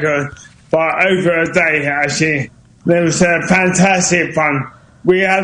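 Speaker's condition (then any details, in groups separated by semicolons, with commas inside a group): Motor neuron disease; voice slowing down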